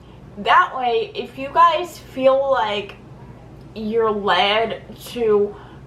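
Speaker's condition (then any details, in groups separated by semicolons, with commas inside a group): Cerebral palsy; caused by brain injury, uses service dog; teenager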